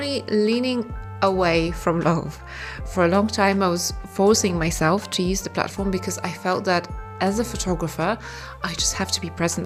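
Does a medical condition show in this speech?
No.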